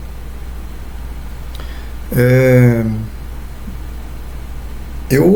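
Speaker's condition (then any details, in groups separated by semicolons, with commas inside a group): No condition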